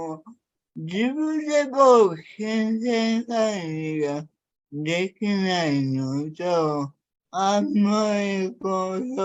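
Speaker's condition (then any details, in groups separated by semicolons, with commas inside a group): Cerebral palsy; severe, uses a wheelchair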